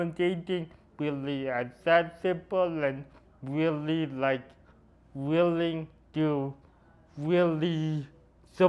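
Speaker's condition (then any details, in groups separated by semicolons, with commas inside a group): Cerebral palsy; noticeably atypical speech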